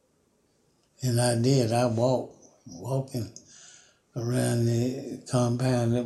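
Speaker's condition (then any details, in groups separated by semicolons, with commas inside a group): Parkinson's; about 5 years since onset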